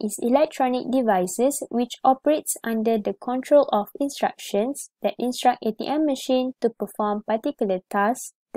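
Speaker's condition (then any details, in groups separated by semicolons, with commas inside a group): No condition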